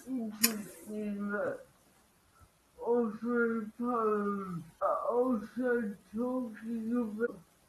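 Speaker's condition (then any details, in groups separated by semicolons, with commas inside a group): Cerebral palsy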